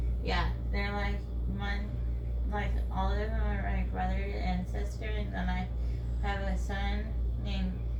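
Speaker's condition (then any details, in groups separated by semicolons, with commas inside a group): Dystonia; 18p deletion, left arm affected, head moves side to side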